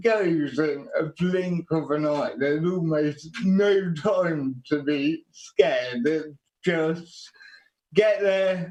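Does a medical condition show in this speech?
Yes: quadriplegic cerebral palsy.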